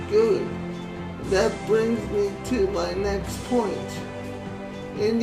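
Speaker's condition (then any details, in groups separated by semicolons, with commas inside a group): Cerebral palsy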